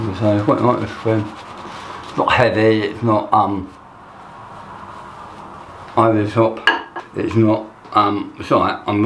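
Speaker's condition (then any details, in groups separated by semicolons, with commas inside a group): Tongue cancer; half tongue removed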